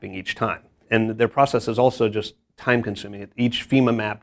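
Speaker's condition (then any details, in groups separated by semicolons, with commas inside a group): No condition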